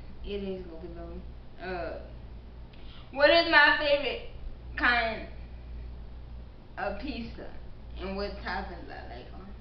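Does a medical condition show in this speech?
Yes: cerebral palsy; caused by birth stroke.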